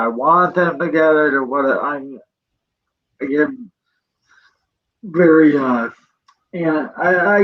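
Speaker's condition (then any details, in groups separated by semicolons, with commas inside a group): Cerebral palsy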